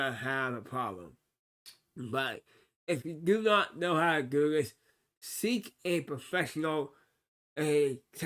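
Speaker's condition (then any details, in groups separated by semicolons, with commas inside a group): Cerebral palsy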